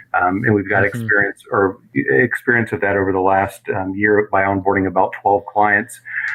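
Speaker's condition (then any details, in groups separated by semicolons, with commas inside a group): No condition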